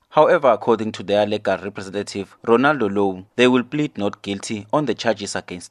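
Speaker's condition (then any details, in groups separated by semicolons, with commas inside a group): No condition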